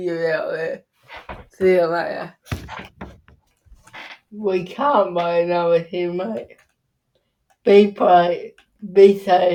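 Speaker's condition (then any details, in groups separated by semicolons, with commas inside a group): Cerebral palsy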